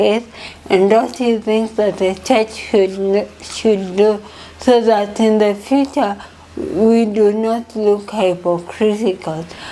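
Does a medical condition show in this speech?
Yes: cerebral palsy; from birth.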